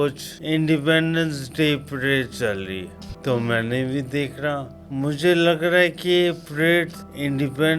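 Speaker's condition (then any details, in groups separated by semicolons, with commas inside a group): Coma after road accident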